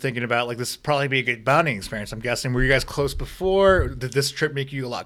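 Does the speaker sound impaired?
No.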